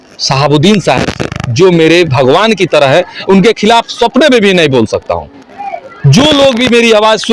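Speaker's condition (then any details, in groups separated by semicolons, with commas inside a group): No condition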